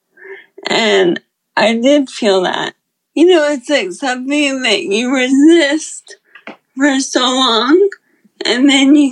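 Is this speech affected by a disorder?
Yes: Friedreich's ataxia; rare debilitating neuromuscular disorder, signs from about age 12 with scoliosis, genetically confirmed at 22; progressive, degenerative, moved from walking to walker to wheelchair, uses wheelchair; communication becoming more challenging as disease progresses.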